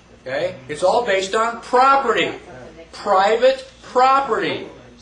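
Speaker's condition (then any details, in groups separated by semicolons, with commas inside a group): No condition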